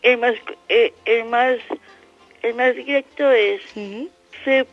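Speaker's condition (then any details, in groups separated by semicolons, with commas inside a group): Cerebral palsy; infantile onset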